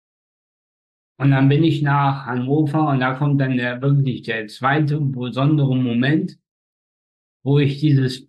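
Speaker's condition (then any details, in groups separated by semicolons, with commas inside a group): Spastic tetraparesis; all four limbs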